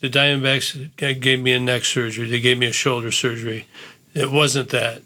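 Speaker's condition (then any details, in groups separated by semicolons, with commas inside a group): Parkinson's disease; once unable to speak on live TV, leading to diagnosis two days later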